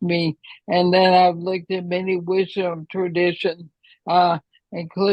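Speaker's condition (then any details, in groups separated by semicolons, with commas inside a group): ALS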